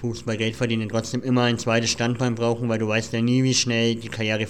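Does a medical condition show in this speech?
Yes: cleft palate; voice may audibly show the cleft, says by the norm listeners would find podcasting unlistenable.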